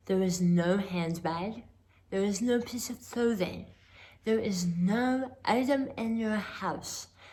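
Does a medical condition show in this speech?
Yes: hemi-glossectomy for oral cancer; hemiglossectomy for oral cancer.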